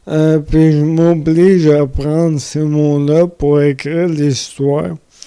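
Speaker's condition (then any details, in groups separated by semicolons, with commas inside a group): Amyotrophic lateral sclerosis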